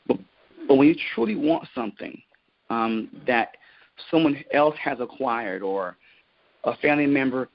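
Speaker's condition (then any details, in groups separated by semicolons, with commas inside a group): Stuttering; no professional speaking training, no Toastmasters or speaking lessons; repeated sounds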